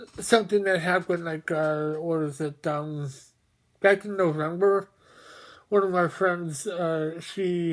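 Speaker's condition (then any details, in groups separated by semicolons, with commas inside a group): Mobius syndrome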